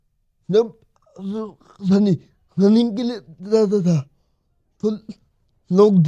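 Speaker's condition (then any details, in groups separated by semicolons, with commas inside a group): Cerebral palsy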